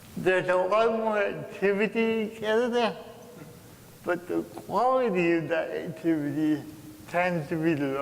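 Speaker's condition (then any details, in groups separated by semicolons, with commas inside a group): Cerebral palsy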